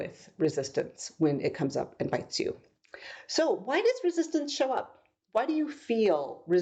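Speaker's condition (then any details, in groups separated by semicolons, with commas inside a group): No condition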